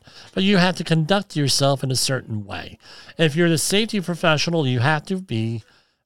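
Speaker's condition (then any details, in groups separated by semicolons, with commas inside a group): Cleft lip and palate; present since childhood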